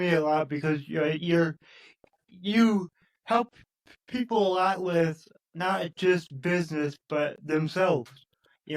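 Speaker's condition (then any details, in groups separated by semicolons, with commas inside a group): Cerebral palsy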